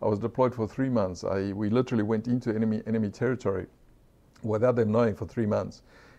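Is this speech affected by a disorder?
No.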